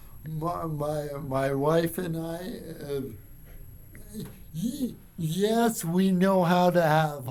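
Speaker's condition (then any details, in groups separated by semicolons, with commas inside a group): Cerebral palsy; from birth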